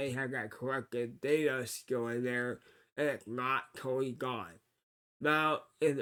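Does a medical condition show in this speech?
Yes: cerebral palsy.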